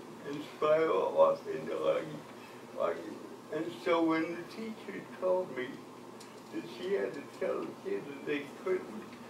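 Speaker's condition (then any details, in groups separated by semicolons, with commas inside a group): Cerebral palsy; from birth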